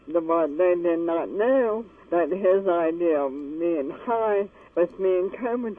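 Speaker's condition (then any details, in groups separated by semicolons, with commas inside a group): ALS; lost ability to cough, choked on saliva, choking resolved with cannabis, speech improved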